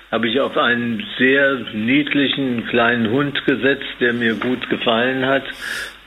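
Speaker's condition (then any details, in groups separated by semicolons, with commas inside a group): Parkinson's disease; years of hand tremor holding a glass, dismissed as stage fright, diagnosed by neurologist after examination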